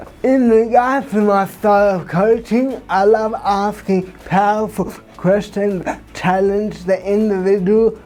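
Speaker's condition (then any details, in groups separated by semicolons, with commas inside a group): Cerebral palsy; from birth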